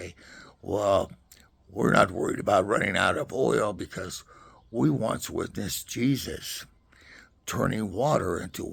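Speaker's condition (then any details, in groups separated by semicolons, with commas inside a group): Parkinson's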